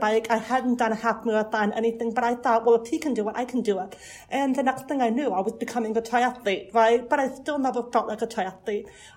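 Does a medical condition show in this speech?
Yes: deafness; hearing impaired; interview done in person instead of remotely because of hearing impairment, recorded on iPhone.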